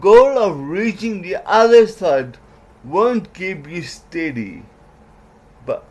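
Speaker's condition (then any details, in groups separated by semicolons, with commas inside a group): Cerebral palsy; trouble formulating words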